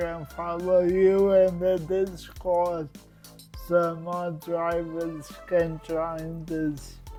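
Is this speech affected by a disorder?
Yes: cerebral palsy.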